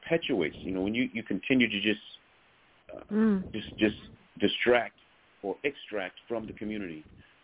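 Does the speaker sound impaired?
No.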